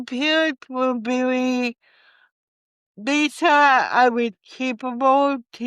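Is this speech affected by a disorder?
Yes: cerebral palsy; from birth; 57 years, unable to walk about 10 years.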